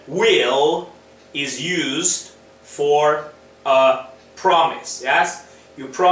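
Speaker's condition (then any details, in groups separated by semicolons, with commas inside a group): No condition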